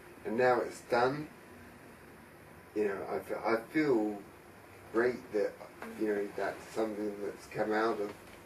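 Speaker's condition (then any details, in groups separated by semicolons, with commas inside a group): Traumatic brain injury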